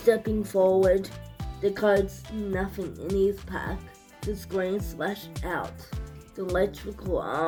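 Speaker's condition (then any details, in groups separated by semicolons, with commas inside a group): Cerebral palsy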